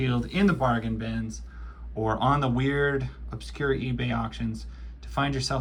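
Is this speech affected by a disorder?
No.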